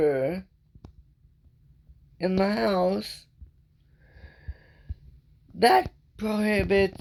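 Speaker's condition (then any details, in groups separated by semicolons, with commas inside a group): Cerebral palsy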